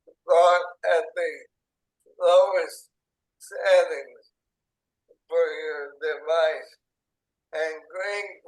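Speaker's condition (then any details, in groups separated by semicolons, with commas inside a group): ALS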